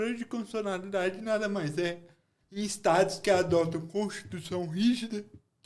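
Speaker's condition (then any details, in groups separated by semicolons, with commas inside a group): Cerebral palsy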